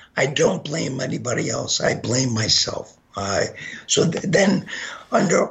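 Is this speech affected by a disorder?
Yes: gunshot injury to voice box; hit spine.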